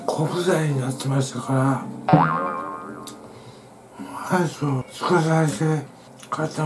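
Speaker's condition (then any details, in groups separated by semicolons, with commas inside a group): Tongue cancer, partial glossectomy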